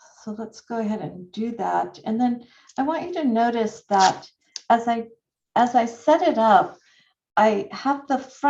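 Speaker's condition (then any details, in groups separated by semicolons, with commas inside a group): No condition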